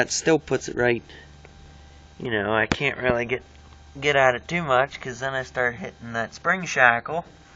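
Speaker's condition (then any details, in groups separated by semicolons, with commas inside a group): No condition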